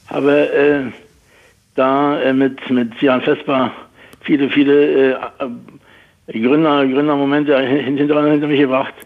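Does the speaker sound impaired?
Yes: Parkinson's; moved away in 2019 for health reasons; describes self as a bit run down; frequent word repetitions and hesitations in transcript.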